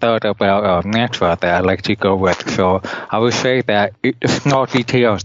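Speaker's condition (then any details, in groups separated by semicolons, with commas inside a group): Deafness; cannot hear well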